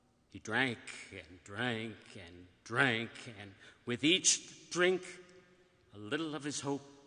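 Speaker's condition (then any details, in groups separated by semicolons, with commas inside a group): No condition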